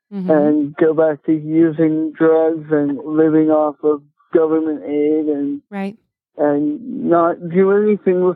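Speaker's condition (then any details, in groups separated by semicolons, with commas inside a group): Cerebral palsy; speech affected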